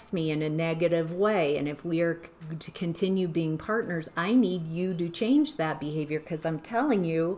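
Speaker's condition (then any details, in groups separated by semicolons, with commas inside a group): No condition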